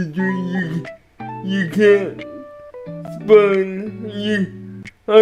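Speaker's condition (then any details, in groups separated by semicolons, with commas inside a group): Cerebral palsy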